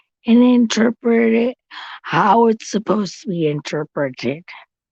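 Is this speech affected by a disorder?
Yes: cerebral palsy; since birth.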